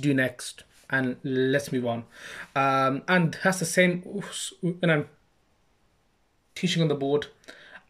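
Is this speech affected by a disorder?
Yes: stammer; stammer since childhood, mocked and imitated by other kids from primary school; age 26, saying own name takes a long time; struggles saying own name, stammers less with put-on Birmingham accent or exaggerated speech; here prolonged sounds.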